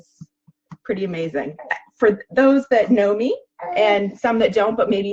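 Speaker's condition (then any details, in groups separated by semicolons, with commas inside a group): No condition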